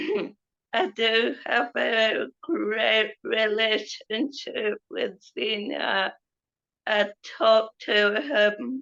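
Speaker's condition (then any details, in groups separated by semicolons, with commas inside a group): Cerebral palsy; previously muscle relaxants for leg spasms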